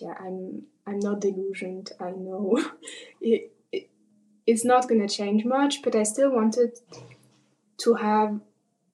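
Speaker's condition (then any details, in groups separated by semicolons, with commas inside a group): Covert stuttering; gradual onset in puberty, worse end of high school, father stuttered, therapy exercises unhelpful; early in accepting stutter, trying to be less covert; hid stutter with techniques in German, French, not in English, grew silent from fear; repeated words, blocks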